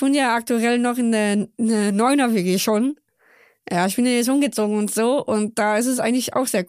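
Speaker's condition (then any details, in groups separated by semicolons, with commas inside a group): Down syndrome; congenital, born in Köln, chromosome 21 present three times; adult, 24 years old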